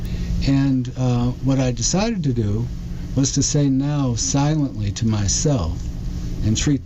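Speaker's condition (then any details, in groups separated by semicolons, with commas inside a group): Parkinson's disease; diagnosed almost 4 years ago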